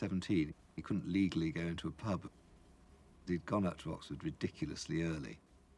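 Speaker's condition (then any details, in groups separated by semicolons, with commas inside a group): No condition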